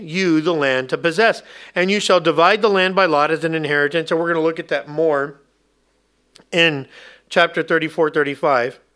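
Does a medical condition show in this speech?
No.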